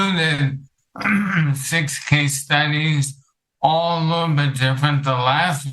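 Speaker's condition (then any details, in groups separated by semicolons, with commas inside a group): ALS; affects vocal cords; hard to talk long, speech unclear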